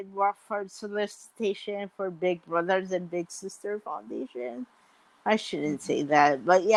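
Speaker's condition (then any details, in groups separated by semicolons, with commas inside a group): Mild cerebral palsy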